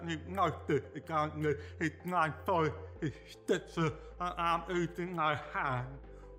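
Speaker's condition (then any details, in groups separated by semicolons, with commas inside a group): Profound deafness; profound lifelong deafness, 100% deaf, hearing aids and cochlear implant do not work; cannot hear anything, relies on lip reading and signing with hand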